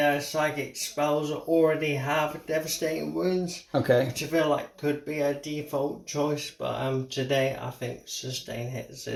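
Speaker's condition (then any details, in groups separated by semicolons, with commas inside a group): Motor neuron disease; difficulty with fine hand tasks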